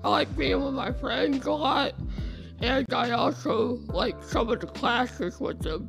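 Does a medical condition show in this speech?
Yes: tracheostomy; chronic lung disease causing breathing problems, trach for breathing, BiPAP at night, stronger over years.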